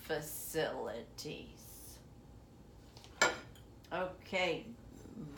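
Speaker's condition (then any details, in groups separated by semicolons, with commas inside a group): Essential tremor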